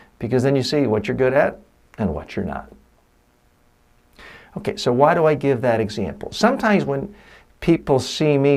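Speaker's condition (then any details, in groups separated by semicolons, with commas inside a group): No condition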